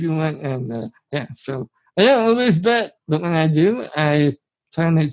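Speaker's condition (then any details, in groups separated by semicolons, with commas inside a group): Spinal muscular atrophy; genetic, from birth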